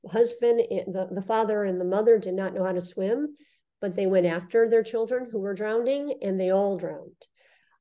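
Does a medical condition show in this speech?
Yes: cleft lip and palate; congenital.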